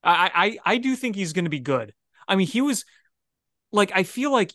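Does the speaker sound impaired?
No.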